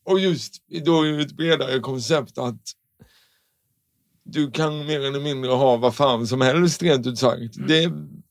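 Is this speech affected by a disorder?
Yes: cerebral palsy; paralysis, constant muscle tension, shorter tight muscles, stiff in childhood, hip slightly crooked, left leg turns inward, gait differs; speech impediment, sounds not quite like others, speech therapy in childhood.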